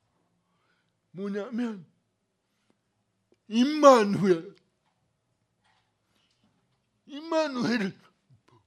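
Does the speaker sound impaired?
Yes: cerebral palsy; body and bones twisted.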